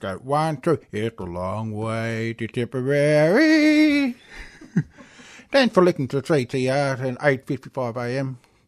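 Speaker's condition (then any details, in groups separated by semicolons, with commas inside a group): Hearing loss with cochlear implants; right implant 10-11 years ago, left 2-3 years later, 4-hour operation, dead hair cells, formerly hearing aids; asks others to speak slowly, struggles when people talk quickly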